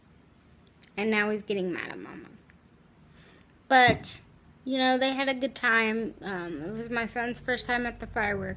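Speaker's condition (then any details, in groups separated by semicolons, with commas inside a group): Cerebral palsy, spastic, severe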